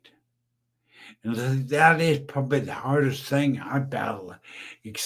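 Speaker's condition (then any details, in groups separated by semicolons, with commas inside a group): Brain injury; aneurysm stroke, cerebellum damaged, epilepsy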